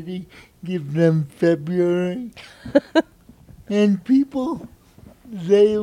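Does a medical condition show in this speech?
Yes: cerebral palsy; from birth, brain injury disrupting messages between brain and body, therapy in childhood.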